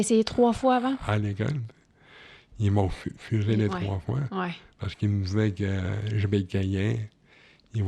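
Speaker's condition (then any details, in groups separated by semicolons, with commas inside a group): Cerebral palsy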